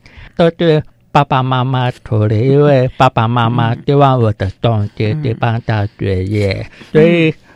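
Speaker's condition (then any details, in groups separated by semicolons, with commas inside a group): Hearing impairment; spoken clarity below typical speakers, spoken language learned with difficulty in childhood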